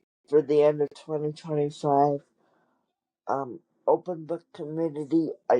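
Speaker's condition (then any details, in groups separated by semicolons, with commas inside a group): Cerebral palsy; wheelchair user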